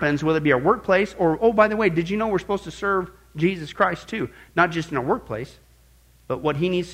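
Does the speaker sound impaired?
No.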